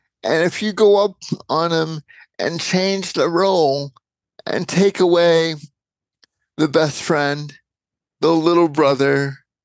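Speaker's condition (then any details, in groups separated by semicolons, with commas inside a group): Cerebral palsy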